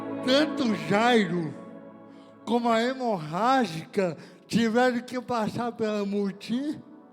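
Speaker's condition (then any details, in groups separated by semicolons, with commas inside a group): Cerebral palsy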